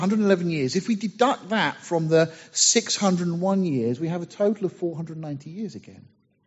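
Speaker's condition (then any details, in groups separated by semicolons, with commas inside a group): No condition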